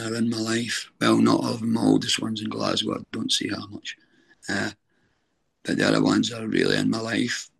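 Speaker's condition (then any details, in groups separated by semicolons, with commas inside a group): Throat cancer treatment effects; radiotherapy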